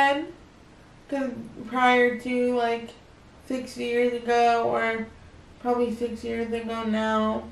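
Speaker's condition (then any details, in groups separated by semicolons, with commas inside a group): Cerebral palsy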